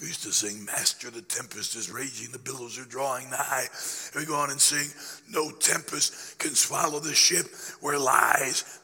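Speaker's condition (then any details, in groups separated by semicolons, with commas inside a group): Laryngeal cancer after radiation, growth on voice box treated with radiation and chemotherapy; a little over a year since discovery, voice much better but not fully recovered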